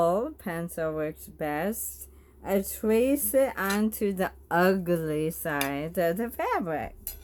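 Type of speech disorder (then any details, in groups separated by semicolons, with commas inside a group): Bulbar dysarthria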